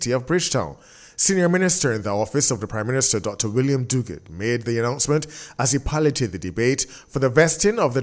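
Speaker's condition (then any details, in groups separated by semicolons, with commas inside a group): No condition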